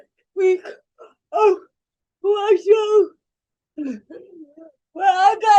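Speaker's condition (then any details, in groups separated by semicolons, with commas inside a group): Cerebral palsy; from birth, uses wheelchair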